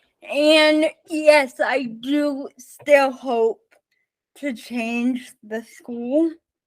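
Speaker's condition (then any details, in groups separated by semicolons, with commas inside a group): Spastic cerebral palsy, mixed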